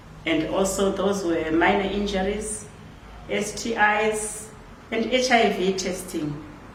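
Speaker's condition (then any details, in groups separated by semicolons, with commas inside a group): No condition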